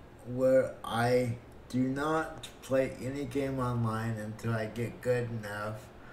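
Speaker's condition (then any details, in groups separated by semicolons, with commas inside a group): Cerebral palsy; breathing fine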